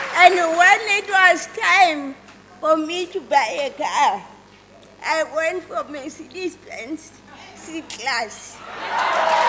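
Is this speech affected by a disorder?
Yes: cerebral palsy.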